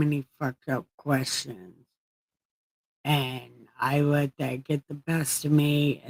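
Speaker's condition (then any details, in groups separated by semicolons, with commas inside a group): Brain injury; brain surgery; after brain surgery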